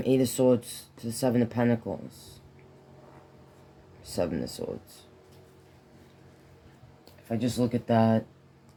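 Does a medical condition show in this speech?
No.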